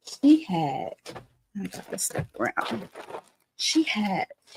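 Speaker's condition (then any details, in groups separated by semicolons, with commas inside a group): No condition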